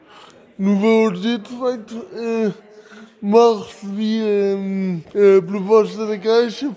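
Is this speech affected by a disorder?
Yes: cerebral palsy; cerebral palsy from birth, walks unaided with some difficulty.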